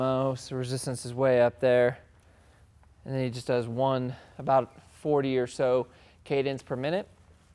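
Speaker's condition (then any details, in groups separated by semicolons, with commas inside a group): No condition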